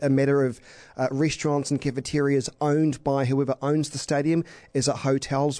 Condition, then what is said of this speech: None; typical speech.